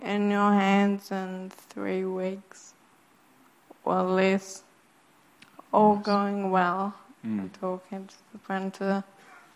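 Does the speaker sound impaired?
Yes: Friedreich's ataxia; cannot speak if quiet.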